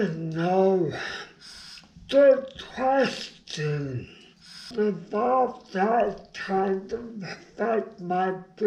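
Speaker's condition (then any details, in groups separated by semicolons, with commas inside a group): Brain injury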